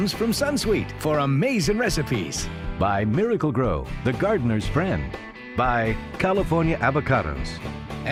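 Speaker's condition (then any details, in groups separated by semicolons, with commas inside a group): No condition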